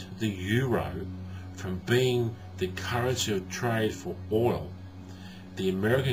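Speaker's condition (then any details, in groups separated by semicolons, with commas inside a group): No condition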